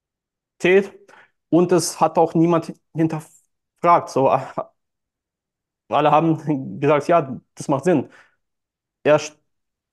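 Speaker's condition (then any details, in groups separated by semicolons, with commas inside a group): Stuttering; speech hangs at times, part-word repetitions; blocks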